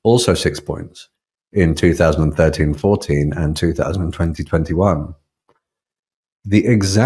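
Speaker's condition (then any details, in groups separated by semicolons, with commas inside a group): No condition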